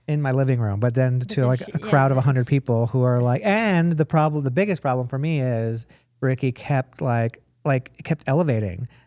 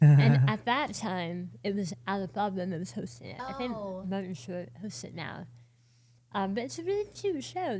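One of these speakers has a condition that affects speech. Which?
The second: oral cancer, partial glossectomy; half tongue replaced with leg flap, tongue and jaw rebuilt; 7 years post surgery, recurrence, radiation; voice dramatically changed, lisp, ongoing speech and eating issues.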